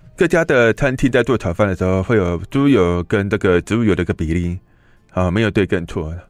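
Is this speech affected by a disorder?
Yes: hearing impairment.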